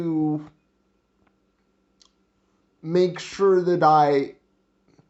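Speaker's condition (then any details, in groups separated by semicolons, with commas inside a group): Cerebral palsy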